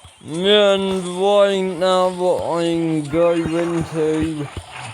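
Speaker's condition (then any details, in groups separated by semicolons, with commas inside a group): Ataxia; speech recently worse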